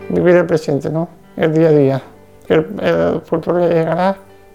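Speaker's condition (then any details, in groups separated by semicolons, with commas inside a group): Duchenne muscular dystrophy; degenerative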